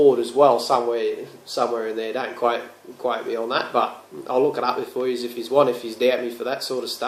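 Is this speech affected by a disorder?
No.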